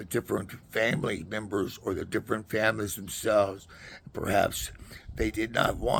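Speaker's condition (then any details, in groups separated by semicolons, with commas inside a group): Parkinson's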